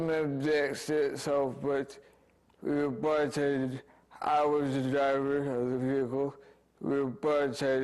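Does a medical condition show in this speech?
Yes: speech impairment after accident.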